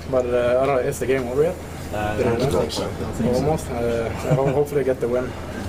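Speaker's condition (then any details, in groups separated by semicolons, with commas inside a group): No condition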